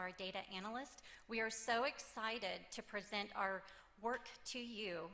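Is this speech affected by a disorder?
No.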